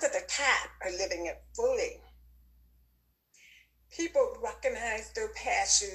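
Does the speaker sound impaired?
Yes: deafness; born with normal hearing, progressive hearing loss from age 9, from barefoot water skiing; total hearing loss since age 19.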